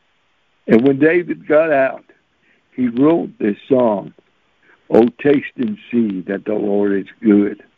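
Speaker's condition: Cerebral palsy; since birth

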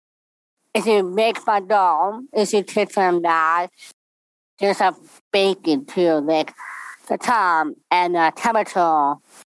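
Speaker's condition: Down syndrome; congenital

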